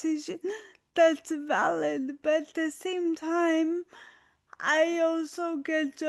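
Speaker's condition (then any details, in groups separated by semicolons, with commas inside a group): Autoimmune disease, spinal cord injury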